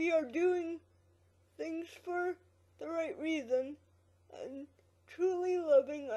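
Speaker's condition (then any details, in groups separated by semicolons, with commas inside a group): Quadriplegic cerebral palsy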